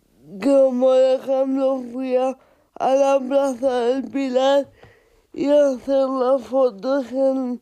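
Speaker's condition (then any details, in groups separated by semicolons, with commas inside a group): Cerebral palsy; takes photographs with adapted cameras and systems, Fundación Aspace Zaragoza project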